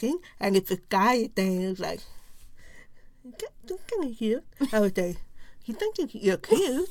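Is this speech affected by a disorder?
Yes: profound deafness; profound deafness left ear, total deafness right ear, diagnosed at age 3, no cochlear implant; learned to speak and lip-read in oral pre-preschool, mainstreamed, little ASL now.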